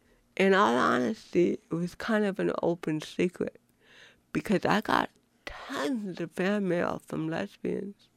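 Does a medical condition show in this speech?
Yes: cerebral palsy; affects way of talking.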